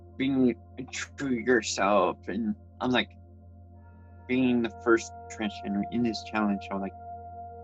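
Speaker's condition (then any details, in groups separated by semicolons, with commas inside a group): Cerebral palsy; from birth; speech issues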